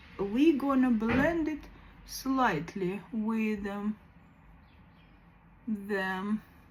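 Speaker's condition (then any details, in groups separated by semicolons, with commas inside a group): No condition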